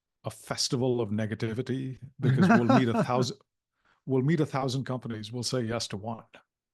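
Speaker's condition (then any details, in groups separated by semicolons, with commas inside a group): No condition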